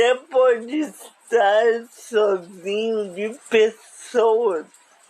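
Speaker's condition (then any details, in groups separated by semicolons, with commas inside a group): Paralysis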